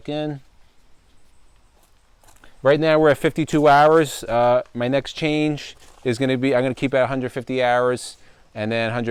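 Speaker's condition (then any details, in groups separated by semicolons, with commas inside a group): No condition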